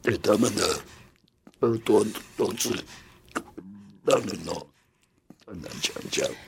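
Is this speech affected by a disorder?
Yes: laryngectomy for hypopharyngeal cancer; total laryngectomy for stage four hypopharyngeal cancer diagnosed at 45, smoker since junior high; esophageal speech learned at 中華民國無喉者復聲協會; hoarse voice before diagnosis, voice lost after surgery, 1.5 years to say own name.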